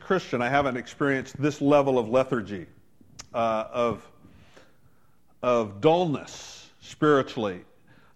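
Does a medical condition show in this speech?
No.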